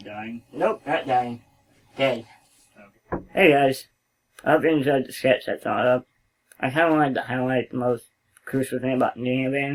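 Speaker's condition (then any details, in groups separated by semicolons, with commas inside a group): Spinal muscular atrophy; scoliosis, wheelchair user; progressive, needs wheelchair-accessible van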